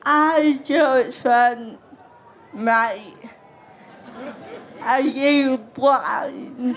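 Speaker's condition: Cerebral palsy; voice described by speaker as cute

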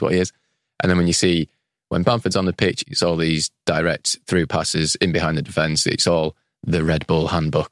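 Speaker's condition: No condition

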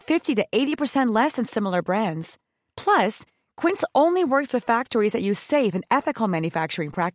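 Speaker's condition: No condition

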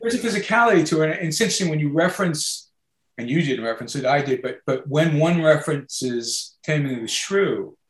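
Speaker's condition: No condition

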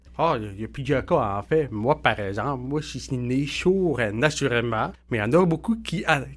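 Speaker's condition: Profound deafness; congenital profound deafness, hearing aids from early childhood, early delay, cochlear implant very late at age 11; articulation may differ from hearing speakers

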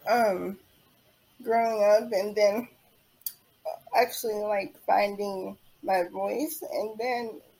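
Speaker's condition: Cerebral palsy

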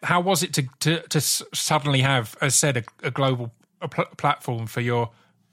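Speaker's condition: Stammer; stammer since childhood, attributed to almost dying as a child; stammer still present; repeated sounds, prolonged sounds

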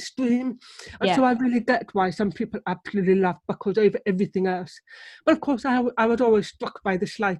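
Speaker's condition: Deafness; relies on lip reading

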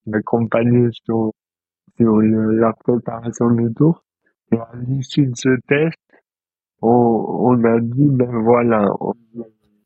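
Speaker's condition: Dystonia; present since birth

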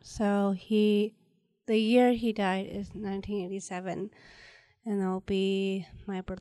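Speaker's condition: Down syndrome; present since birth

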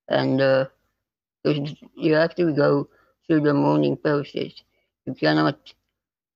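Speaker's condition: Spinal muscular atrophy type 2; neuromuscular

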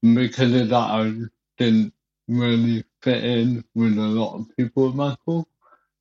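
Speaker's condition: Cerebral palsy; birth complications, breathing stopped, cesarean, incubator, walked fine until 5, then physiotherapy, walking frame, wheelchair; sometimes mistaken for drunk or on drugs, cannot drink from glass, uses straw, blowing breathalyzer hard

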